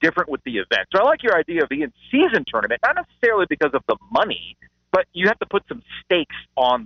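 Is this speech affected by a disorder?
No.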